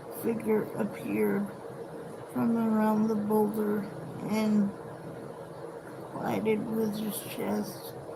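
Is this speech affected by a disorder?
Yes: cerebral palsy.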